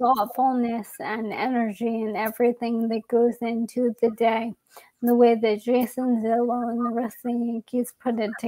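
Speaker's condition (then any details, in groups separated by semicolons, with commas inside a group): ALS; young onset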